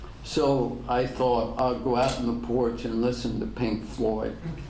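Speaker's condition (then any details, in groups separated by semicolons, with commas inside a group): ALS; degenerative; diagnosed ten years ago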